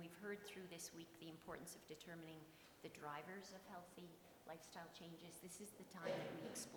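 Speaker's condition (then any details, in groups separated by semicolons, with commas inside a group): No condition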